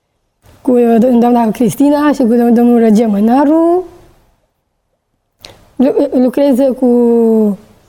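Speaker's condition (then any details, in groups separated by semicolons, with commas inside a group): Down syndrome; Trisomy 21, genetic, from birth, definitive diagnosis at age 5, small stature, physical and cognitive delay; late speech onset, started speaking around 3.5 years to 3 years 8 months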